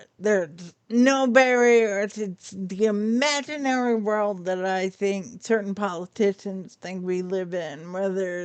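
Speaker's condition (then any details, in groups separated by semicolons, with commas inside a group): Friedreich's ataxia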